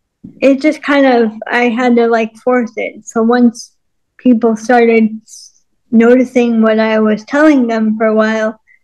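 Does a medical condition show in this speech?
Yes: cerebral palsy and multiple sclerosis.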